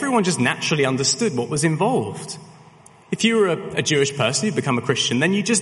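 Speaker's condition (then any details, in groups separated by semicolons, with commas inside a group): No condition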